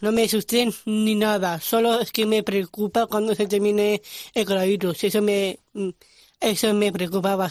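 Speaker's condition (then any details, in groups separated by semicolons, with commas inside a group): Down syndrome; from birth, extra chromosome 21, age 19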